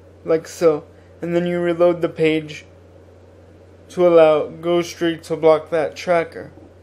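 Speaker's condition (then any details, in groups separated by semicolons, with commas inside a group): Cerebral palsy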